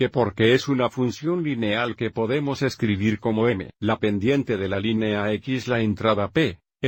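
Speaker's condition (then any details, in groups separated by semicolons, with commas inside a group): No condition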